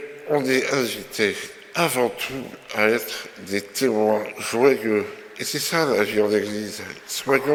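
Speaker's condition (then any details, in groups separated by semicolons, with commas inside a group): Myopathy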